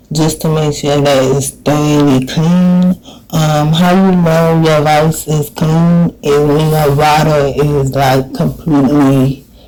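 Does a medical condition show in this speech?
Yes: cerebral palsy.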